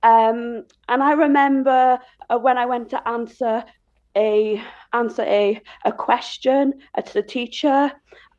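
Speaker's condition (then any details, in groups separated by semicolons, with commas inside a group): Stammer; childhood-onset stammer identified at school, speech therapy for many years until about age 13, unhelpful; listening to music through headphones helps speech, spoke wedding vows without needing headphones; repeated words, blocks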